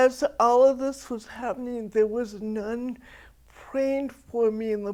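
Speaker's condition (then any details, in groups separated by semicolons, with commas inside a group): Cerebral palsy; atypical speech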